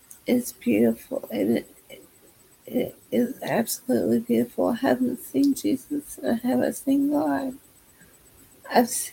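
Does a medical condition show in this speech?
Yes: multiple system atrophy; parkinsonian type (msa-p), first thought Parkinson's, began with tripping over feet, degenerative, no cure, suprapubic catheter; repeated rapid progressions, water therapy helps, autonomic decline in circulation, breathing, bowels, bladder; respiratory system affected, stopped breathing during catheter complication.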